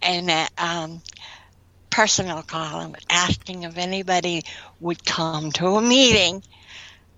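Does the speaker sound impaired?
Yes: cleft lip and palate, severe.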